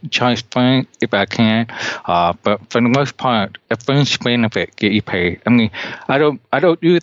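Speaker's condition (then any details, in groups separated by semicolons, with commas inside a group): Deafness; cannot hear well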